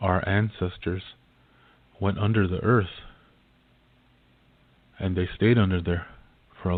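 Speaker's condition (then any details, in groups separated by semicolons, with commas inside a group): No condition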